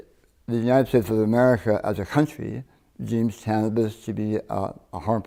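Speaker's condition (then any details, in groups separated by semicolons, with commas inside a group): Partial glossectomy for tongue cancer; one third of tongue removed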